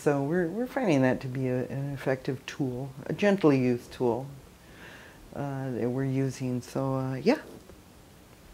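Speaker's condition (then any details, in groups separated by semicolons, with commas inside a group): No condition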